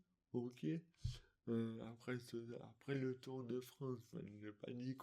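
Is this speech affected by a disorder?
Yes: dystonia; articulation difficulties.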